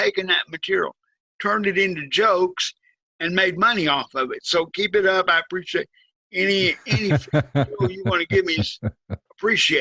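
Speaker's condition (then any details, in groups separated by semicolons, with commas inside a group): Cerebral palsy, severe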